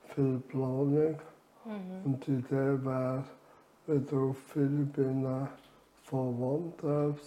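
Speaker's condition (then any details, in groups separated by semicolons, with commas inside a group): ALS; diagnosed at age 43, handwriting failed early, uses computer aids with mouse; reduced air makes talking effortful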